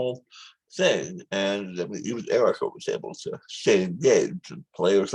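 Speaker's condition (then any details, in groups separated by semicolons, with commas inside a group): Tongue cancer surgery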